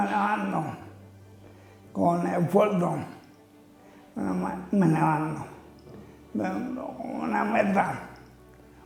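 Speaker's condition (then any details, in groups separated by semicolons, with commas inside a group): Amyotrophic lateral sclerosis (ela)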